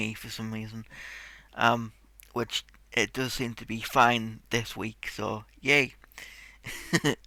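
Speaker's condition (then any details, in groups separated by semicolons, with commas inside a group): Cerebral palsy; tight muscles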